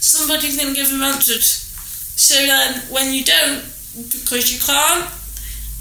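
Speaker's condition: Cerebral palsy; unable to stand, walk or sit independently, limited hand use

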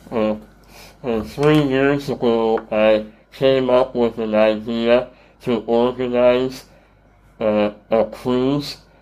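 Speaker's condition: Treacher Collins syndrome; some cannot understand

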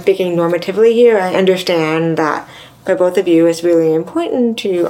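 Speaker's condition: Deafness, severe to profound; grew up speaking, mainstream schooling, learned sign language in 20s, also signs

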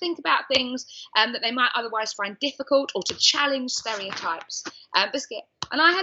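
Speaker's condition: Tourette's; involuntary noises in public

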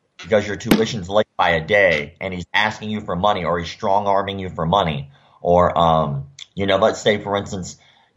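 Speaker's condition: Cleft lip and palate; surgically repaired

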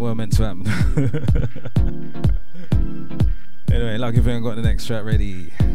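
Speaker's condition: No condition

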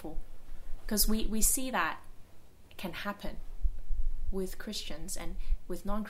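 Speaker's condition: No condition

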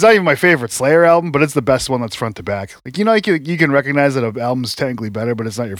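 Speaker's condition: No condition

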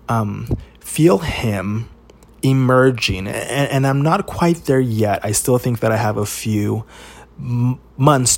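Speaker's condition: Stutter; present since birth, lifelong; recording at 2:40 AM, stutter not edited out; less when alone or comfortable, worse when anxious, scared, nervous or excited, fear triggers stuttering, avoids talking, very quiet; repeated sounds, prolonged sounds

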